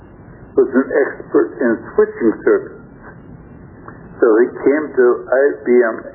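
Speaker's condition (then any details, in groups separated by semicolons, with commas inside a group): Stroke affecting throat muscles; first stroke about 3 years ago, left side totally paralyzed, then three more small strokes; much mobility recovered with therapy; last small stroke affected throat muscles, tough time talking, listener says speech sounds fine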